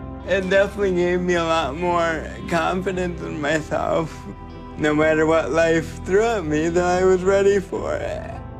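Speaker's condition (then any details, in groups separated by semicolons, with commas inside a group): Cerebral palsy; doctors predicted may never speak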